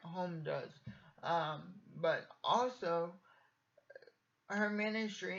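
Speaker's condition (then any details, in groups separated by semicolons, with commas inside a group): Cerebral palsy; from birth, uses wheelchair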